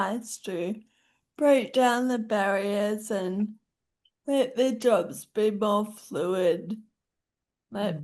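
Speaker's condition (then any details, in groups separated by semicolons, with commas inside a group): Friedreich's ataxia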